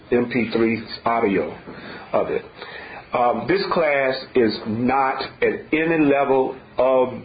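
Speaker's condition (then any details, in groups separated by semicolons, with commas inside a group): No condition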